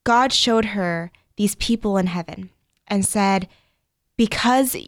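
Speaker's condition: No condition

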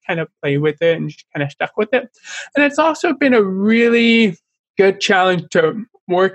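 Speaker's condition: Deafness, born deaf in both ears; implant at 13

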